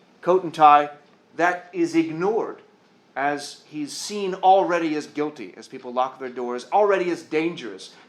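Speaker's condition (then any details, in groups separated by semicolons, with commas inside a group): No condition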